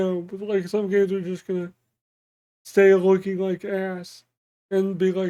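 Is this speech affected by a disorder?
Yes: cerebral palsy.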